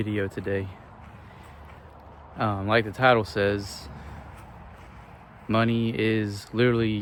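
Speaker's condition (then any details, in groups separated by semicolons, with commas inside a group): No condition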